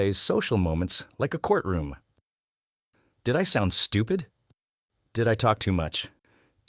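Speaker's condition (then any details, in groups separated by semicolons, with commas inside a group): No condition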